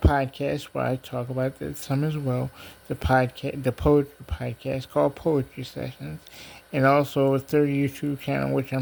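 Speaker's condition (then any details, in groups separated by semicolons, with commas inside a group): Cerebral palsy; diplegia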